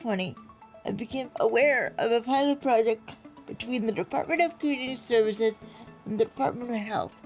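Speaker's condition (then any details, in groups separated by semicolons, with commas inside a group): Spastic quadriplegic cerebral palsy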